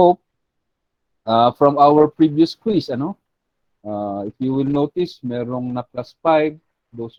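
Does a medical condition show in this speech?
No.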